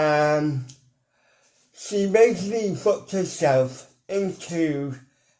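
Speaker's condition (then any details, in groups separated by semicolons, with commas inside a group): Cerebral palsy; mild, ataxic type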